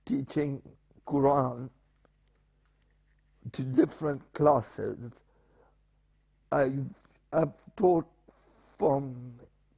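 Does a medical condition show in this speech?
Yes: spastic paraplegia with essential tremor.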